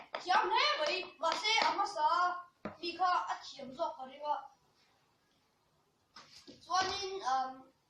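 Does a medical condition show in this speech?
No.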